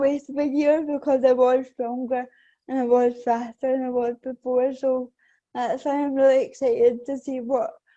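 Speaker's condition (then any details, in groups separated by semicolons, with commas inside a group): Cerebral palsy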